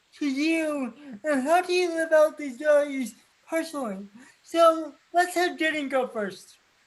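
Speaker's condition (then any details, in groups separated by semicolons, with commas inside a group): Cerebral palsy; from birth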